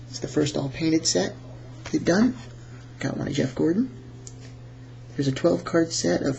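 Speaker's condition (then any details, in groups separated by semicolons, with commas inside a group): No condition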